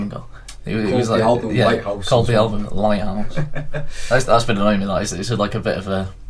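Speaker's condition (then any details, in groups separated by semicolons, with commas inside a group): No condition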